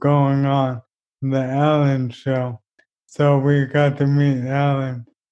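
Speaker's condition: ALS; progressive neurodegenerative

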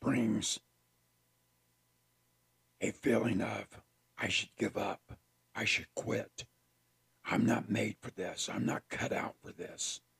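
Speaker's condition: Partial laryngectomy; laryngeal cancer

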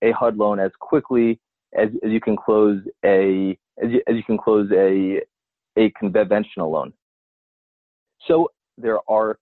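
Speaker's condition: Stutter; years ago caused strong fear of answering the phone; ongoing stutter evident in speech; frequent word and phrase repetitions, part-word repetitions, many fillers like um and uh; repeated sounds, repeated words

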